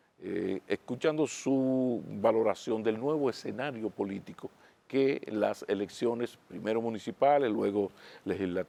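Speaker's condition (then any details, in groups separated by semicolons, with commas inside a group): No condition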